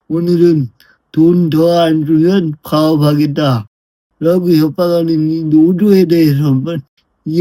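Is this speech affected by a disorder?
Yes: brain lesion disability.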